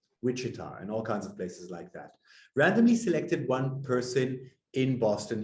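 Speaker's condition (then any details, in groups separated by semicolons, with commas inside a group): No condition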